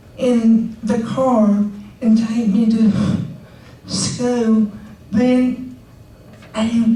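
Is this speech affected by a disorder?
Yes: cerebral palsy; wheelchair user.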